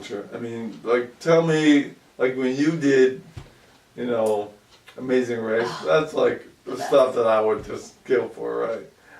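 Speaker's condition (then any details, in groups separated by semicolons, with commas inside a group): ALS; about 2 years since onset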